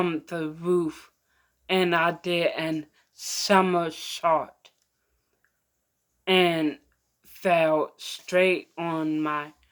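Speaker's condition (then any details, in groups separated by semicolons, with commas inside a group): Mild cerebral palsy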